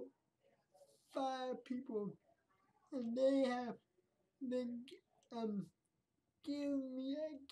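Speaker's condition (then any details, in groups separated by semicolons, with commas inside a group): Cerebral palsy; speech affected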